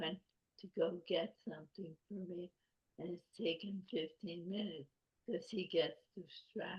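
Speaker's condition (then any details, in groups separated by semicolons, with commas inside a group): ALS; speaking is a challenge, early swallowing trouble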